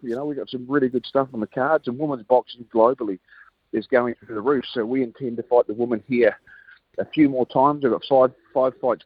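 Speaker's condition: No condition

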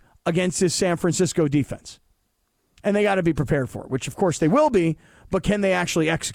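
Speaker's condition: No condition

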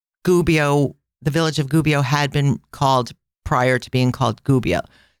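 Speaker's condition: No condition

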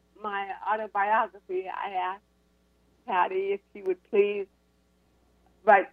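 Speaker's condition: Cerebral palsy; from infancy, diagnosed at UCLA, spinal cord surgery C1 to C7, titanium neck limits looking up

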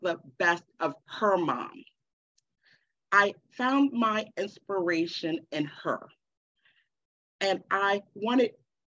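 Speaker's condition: Aphasia after stroke; stroke nine days after giving birth, three-week coma, three months in hospital, dominant right side paralyzed; attends aphasia classes at Stroke Comeback Center; initially could not talk, only made sounds, pointed to pictures to communicate

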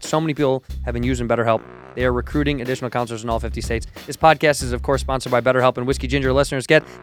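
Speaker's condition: No condition

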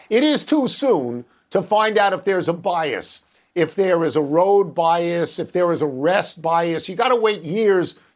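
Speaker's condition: No condition

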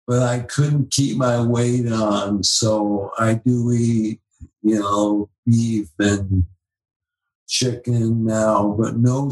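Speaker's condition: ALS; spasticity

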